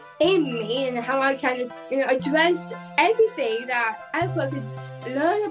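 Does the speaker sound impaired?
Yes: Down syndrome; 17 years old.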